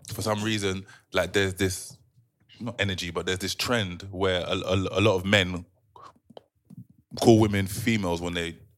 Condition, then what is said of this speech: Stuttering. You know I've been a confident speaker per se, although I do have some issues sometimes with my like stutter.